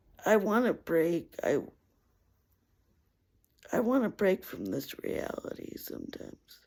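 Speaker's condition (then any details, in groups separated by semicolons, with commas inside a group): Cerebral palsy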